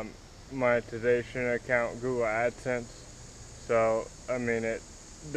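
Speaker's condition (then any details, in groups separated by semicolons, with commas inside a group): Cerebral palsy; spastic, affects walking and legs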